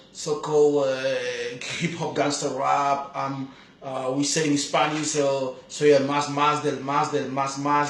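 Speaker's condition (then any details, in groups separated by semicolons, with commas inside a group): No condition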